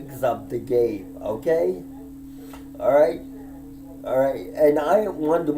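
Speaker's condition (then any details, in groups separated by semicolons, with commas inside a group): Disability with speech impediment; affects walking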